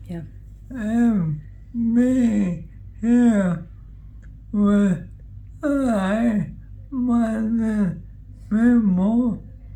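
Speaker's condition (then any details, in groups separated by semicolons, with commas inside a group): ALS; onset with arm twitching; rapid recent progression, new medication, voice and strength improving; weak voice for months, choking when eating, now louder, clearer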